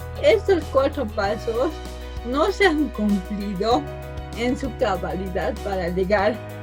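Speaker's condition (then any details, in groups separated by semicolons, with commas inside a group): Cerebral palsy from birth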